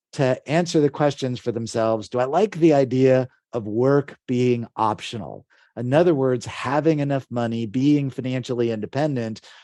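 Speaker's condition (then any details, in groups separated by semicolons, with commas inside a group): No condition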